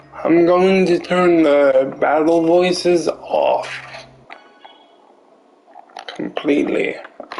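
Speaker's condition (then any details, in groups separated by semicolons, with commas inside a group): Cerebral palsy; affects limbs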